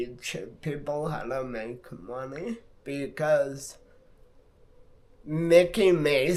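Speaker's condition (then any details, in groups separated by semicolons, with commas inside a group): Multiple sclerosis; affects hands and left arm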